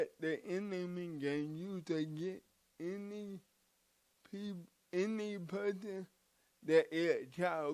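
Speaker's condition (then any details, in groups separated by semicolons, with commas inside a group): Cerebral palsy; from birth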